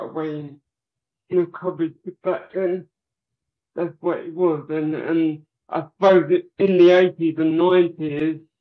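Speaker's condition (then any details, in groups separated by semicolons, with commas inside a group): Cerebral palsy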